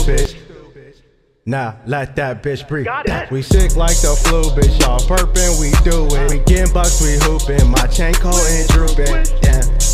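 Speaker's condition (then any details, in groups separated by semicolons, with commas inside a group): No condition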